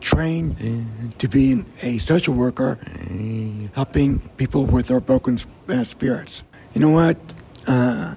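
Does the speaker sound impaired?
Yes: vocal cord damage; gunshot to head, Austin mini-mart shooting, traumatic brain injury, right side and arm weak, limp; one vocal cord paralyzed, other works very little; bullet went through speech area, no speech two months, speech and language returned.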